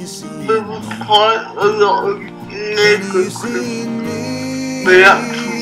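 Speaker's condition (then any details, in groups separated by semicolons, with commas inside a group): Cerebral palsy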